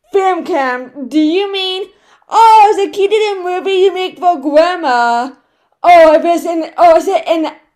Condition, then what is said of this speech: Cerebral palsy. I have cerebral palsy on my right side. After I have a speech disability, I have a limp, I have foot braces, I have a tiny right hand